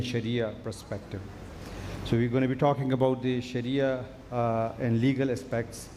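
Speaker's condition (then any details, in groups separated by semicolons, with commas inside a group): No condition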